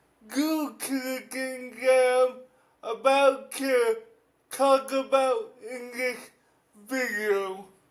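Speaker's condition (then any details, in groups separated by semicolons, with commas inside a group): Cerebral palsy; affects whole body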